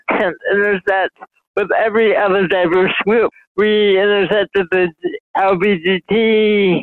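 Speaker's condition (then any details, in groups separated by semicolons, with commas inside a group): Mild cerebral palsy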